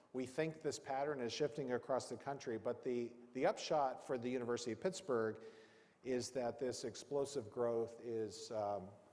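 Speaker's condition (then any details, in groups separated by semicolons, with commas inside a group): No condition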